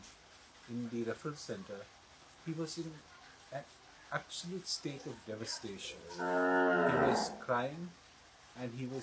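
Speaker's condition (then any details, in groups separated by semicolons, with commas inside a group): No condition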